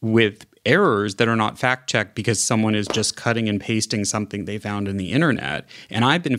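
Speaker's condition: No condition

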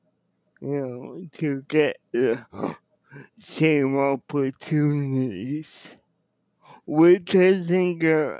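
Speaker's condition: Cerebral palsy; wheelchair user

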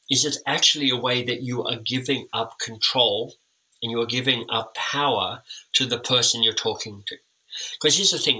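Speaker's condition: Cleft lip and palate; orthodontic treatment

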